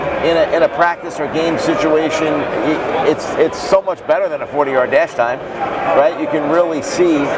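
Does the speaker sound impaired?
No.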